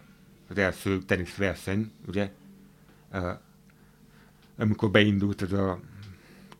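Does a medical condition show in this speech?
Yes: hearing impairment.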